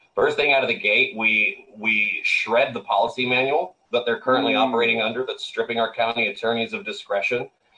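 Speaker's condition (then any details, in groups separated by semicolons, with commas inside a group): No condition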